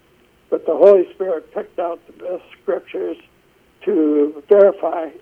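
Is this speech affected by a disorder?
Yes: essential tremor.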